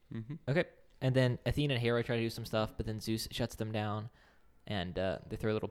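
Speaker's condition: No condition

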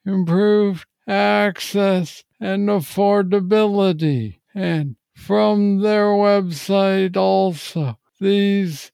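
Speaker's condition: Parkinson's disease; clear on good days

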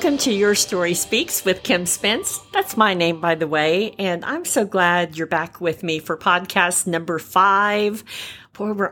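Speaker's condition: Repaired cleft palate, cleft palate without cleft lip; uses voice for radio hosting, singing and public speaking

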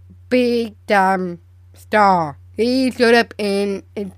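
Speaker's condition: Down syndrome; present from birth, diagnosed shortly after birth

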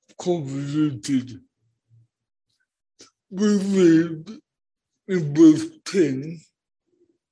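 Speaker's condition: Cerebral palsy; transcript provided

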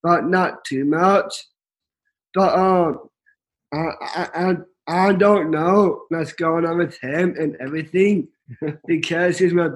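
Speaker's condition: Down syndrome

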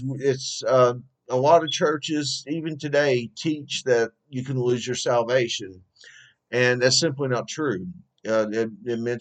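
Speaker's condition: No condition

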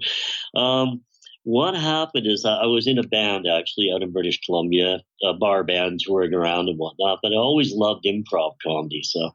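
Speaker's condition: Bilateral cleft lip and palate, severe; congenital bilateral cleft lip and palate

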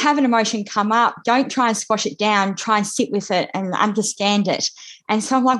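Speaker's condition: Cleft lip and palate; congenital, lip repaired about 12 or 17 months, operations through childhood to after puberty, braces in Melbourne; tearful, crying near end; speech therapy in childhood, cleft not obvious by own account

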